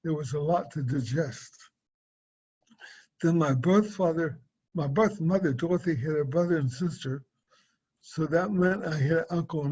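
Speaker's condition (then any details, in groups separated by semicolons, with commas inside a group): Cerebral palsy; affects speech and swallowing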